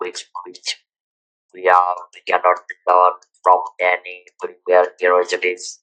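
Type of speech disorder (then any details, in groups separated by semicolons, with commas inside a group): Electrolarynx speech; throat cancer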